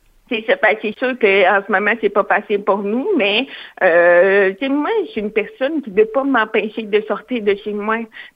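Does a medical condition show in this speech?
Yes: hearing loss with cochlear implant; hard of hearing, cochlear implant at age 4, operated very young, uses interpreters; masks make understanding others harder.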